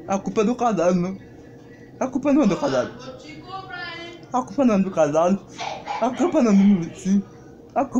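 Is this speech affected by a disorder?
Yes: cerebral palsy.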